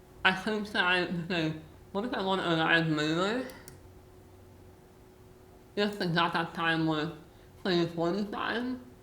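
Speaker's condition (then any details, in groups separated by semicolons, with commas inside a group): Muscular dystrophy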